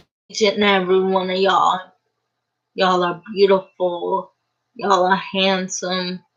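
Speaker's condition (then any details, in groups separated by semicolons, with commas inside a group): Cerebral palsy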